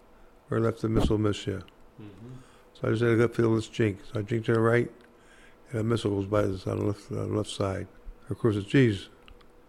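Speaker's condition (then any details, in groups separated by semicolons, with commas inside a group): Parkinson's; hard time walking and talking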